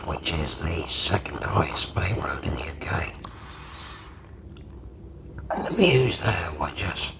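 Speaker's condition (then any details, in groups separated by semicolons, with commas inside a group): Laryngectomy; permanent tracheostomy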